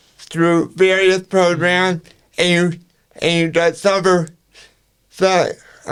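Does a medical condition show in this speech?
Yes: cerebral palsy; speech affected to an extent.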